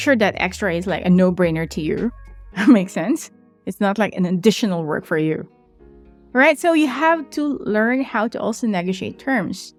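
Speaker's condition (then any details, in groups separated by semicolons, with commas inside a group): No condition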